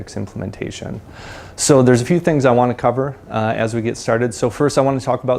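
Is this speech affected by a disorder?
No.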